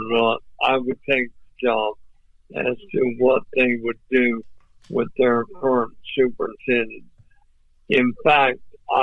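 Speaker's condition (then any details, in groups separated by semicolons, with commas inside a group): ALS; voice off but clear and understandable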